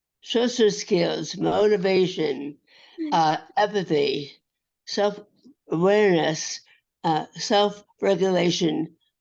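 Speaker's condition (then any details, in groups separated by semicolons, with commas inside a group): Acquired brain injury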